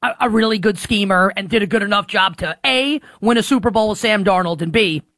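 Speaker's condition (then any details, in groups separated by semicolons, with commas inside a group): No condition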